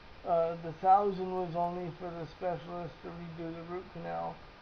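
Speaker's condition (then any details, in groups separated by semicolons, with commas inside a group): Cerebral palsy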